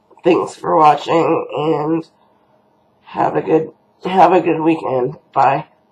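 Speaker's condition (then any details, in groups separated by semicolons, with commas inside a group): Cerebral palsy; housebound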